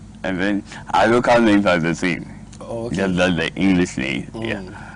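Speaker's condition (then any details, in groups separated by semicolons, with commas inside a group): Cerebral palsy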